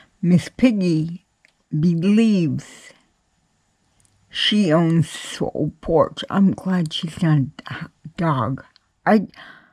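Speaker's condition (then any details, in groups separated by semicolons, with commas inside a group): Cerebral palsy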